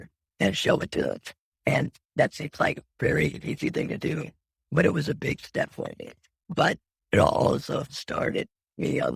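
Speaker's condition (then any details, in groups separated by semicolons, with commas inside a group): Laryngectomy; natural voice lost, speaks with voice prosthesis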